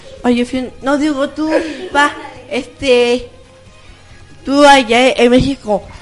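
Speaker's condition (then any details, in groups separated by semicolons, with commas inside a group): Down syndrome; congenital, boy of about thirteen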